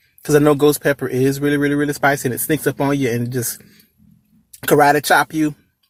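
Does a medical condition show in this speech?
No.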